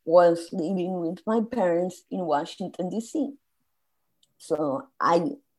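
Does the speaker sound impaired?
Yes: spasmodic dysphonia; voice regained 6 months ago after speech therapy, meditation and yoga, diagnosed 6 months ago.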